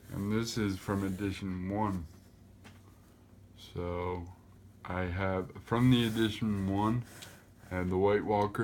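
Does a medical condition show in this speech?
Yes: cerebral palsy; affects gait and walking.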